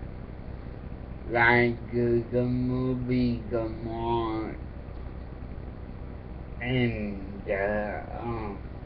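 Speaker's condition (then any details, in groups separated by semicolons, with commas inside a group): Cerebral palsy; physical disability; affects speech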